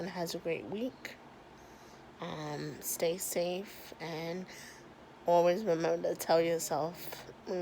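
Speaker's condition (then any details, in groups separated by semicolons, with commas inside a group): Cerebral palsy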